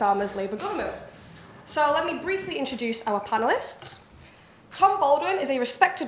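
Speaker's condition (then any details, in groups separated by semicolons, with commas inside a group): No condition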